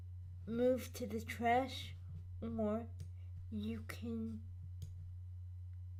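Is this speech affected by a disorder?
Yes: cerebral palsy.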